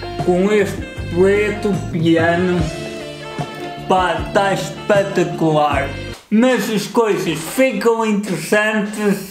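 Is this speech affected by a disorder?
Yes: cerebral palsy.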